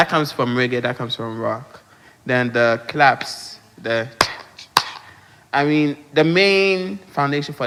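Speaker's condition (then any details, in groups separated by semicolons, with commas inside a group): No condition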